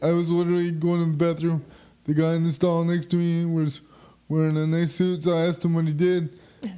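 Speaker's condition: Quad spastic cerebral palsy, spastic quadriplegic

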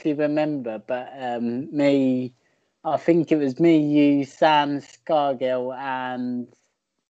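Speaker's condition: Cerebral palsy; physiotherapy in hospital as young child

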